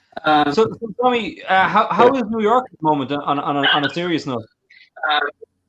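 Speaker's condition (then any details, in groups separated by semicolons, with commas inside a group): No condition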